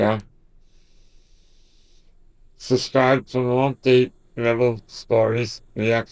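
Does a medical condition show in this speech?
Yes: Duchenne muscular dystrophy.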